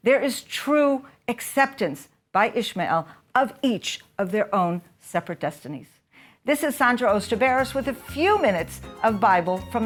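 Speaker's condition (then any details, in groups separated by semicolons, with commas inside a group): No condition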